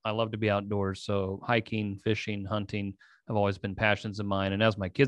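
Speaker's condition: No condition

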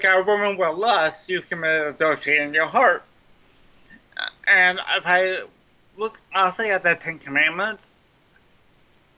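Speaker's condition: Cerebral palsy; mild form

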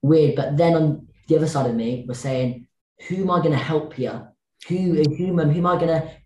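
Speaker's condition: Stammer; stammer with learning disability, former therapist taught word substitution, current therapist: say intended words; age 14, ongoing speech therapy, accepts stammering rather than swapping words; not severe; repeated sounds

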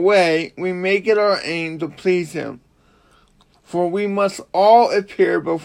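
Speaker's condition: Cerebral palsy; cerebral palsy since birth, affects arms and hands, multiple orthopedic leg surgeries by age seven

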